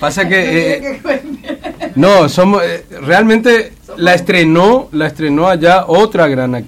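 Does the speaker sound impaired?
No.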